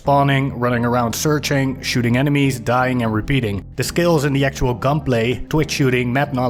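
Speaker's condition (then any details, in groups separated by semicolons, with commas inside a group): No condition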